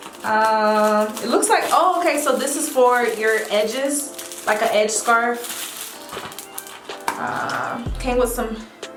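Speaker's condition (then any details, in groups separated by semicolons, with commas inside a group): No condition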